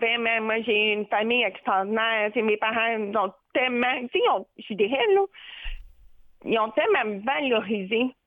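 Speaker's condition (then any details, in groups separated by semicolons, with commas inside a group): Deafness with cochlear implant; hard of hearing with implant, hears nothing without it, trouble with phone, deep voices, fast talkers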